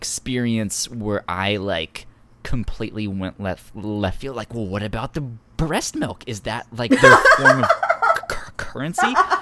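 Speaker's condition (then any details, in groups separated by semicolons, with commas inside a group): Stuttering; stutters when talking, stutter sometimes mistaken for shivering from cold; repeated sounds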